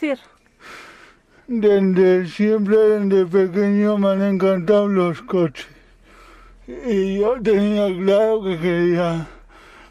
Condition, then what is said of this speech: Cerebral palsy. Hemos visto que tiene alguna dificultad para hablar, pero se le entiende perfectamente, ¿no?